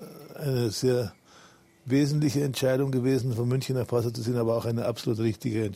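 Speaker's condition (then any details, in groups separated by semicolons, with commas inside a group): Parkinson's disease; now walks with crutches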